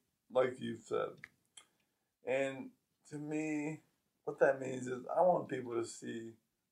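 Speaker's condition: ALS; diagnosed after progressive weakness and drop in football performance

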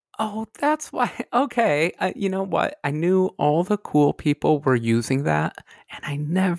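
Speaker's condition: No condition

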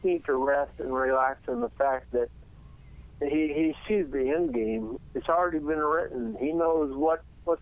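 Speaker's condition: Cerebellar ataxia; degenerative

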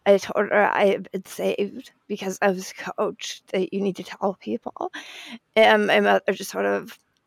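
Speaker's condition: Spasmodic dysphonia; speaking without treatment

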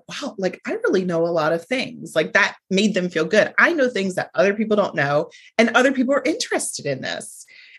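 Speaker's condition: No condition

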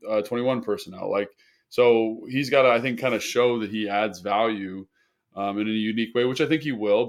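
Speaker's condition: No condition

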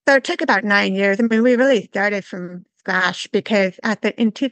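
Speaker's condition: Severe to profound hearing loss; cochlear implant one side

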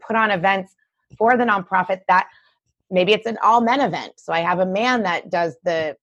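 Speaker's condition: No condition

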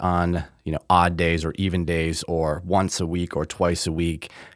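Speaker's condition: No condition

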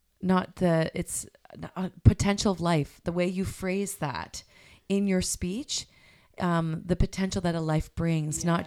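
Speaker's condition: No condition

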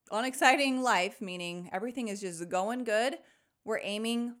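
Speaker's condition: No condition

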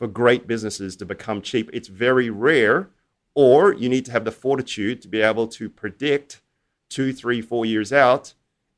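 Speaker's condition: No condition

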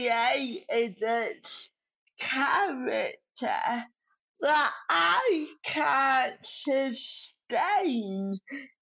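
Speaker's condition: Cerebral palsy; lifelong physical disability, no wheelchair use, needs more help than average able-bodied adult; in her 30s

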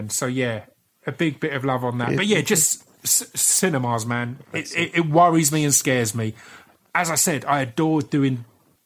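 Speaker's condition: Stammer; stammer since childhood, speech therapy as child, withdrawn by parents over broken-needing-fixing approach; ongoing stammer, open to help but accepts stammer as part of self; repeated sounds, prolonged sounds

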